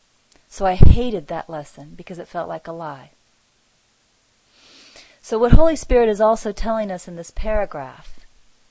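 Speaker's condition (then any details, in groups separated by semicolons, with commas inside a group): No condition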